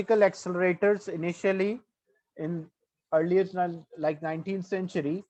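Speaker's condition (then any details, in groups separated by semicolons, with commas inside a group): No condition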